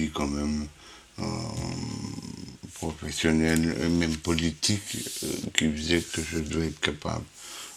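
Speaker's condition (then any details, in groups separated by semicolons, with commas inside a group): Huntington's disease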